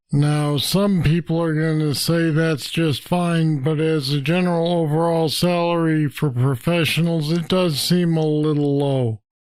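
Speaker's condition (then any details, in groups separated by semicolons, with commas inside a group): Parkinson's disease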